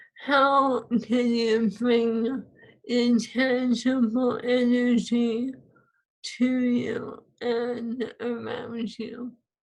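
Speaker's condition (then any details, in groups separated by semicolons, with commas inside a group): ALS; swallowing lost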